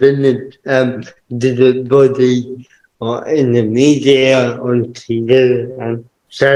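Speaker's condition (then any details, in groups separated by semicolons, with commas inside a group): Cerebral palsy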